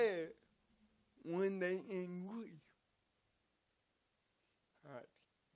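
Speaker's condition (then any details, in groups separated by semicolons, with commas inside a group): Cerebral palsy; from birth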